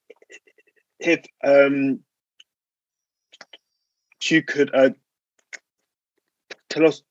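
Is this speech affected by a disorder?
Yes: stammer; stammer audible in speech; here blocks.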